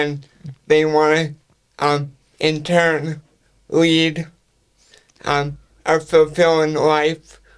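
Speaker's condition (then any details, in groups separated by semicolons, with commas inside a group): Cerebral palsy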